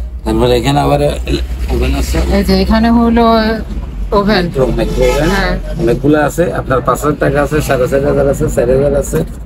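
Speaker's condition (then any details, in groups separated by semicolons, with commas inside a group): No condition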